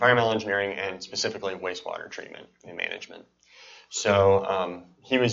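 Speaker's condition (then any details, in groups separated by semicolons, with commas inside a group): Cleft palate and cleft lip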